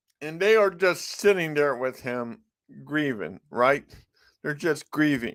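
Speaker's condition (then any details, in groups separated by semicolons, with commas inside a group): Cerebral palsy; from birth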